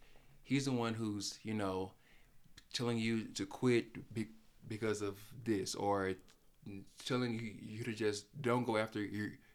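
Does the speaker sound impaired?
Yes: stuttering; only stutterer on either mother's or father's side of family; still stutters; stutters when talking, speech problem audible, cannot be hidden when speaking; here repeated sounds.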